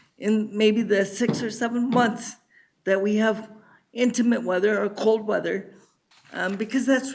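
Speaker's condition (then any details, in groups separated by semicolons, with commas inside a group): Cerebral palsy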